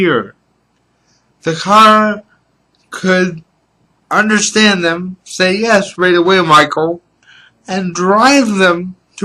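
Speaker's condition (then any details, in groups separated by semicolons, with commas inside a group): Cerebral palsy; stable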